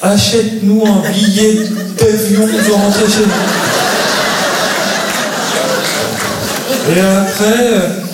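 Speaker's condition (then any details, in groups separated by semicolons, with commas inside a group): Stuttering; stuttering since early childhood, psychiatrist diagnosed Gilles de la Tourette at age 4 before stutter diagnosis; stuttering during stand-up comedy set on radio; difficulty saying 'bègue', restarts phrase for listeners; repeated sounds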